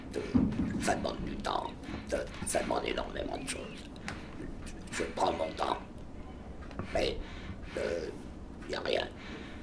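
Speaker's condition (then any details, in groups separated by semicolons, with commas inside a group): Total laryngectomy, oesophageal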